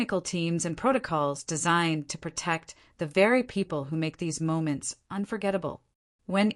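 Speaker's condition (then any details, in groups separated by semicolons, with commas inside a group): No condition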